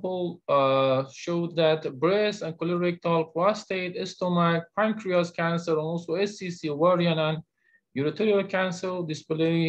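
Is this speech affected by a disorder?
No.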